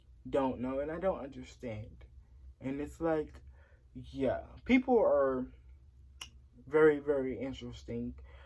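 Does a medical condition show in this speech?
Yes: cerebral palsy; since early childhood.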